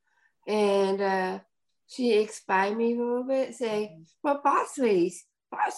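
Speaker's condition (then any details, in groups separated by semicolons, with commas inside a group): Down syndrome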